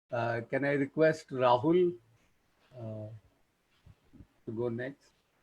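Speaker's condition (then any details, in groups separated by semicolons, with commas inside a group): No condition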